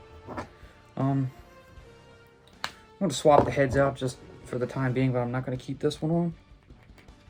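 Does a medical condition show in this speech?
No.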